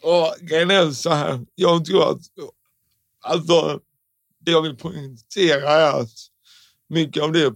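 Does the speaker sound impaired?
Yes: cerebral palsy; tongue fully stiff in childhood, shorter tight muscles, crooked hip, left leg turns inward; self-described speech defect still present, sounds not quite like others; childhood speech therapy to train speech, tense tongue, all s-sounds through nose as child.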